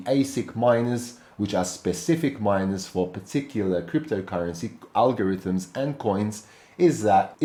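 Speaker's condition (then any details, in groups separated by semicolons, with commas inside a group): No condition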